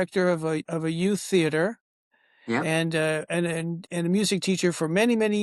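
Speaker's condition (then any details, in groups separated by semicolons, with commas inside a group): No condition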